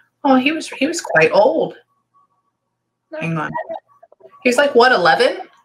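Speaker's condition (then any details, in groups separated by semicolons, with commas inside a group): No condition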